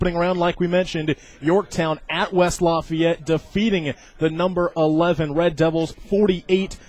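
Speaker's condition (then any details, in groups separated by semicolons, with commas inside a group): No condition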